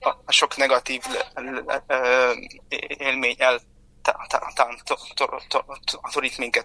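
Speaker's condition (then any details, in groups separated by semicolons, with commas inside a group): Stuttering; present since birth, will not go away; disfluencies audible during this interview; worse when nervous, very happy, with strangers, often more with close acquaintances; repeated sounds, prolonged sounds, blocks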